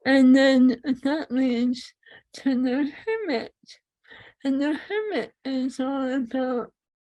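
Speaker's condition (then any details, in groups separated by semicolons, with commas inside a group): ALS; swallowing lost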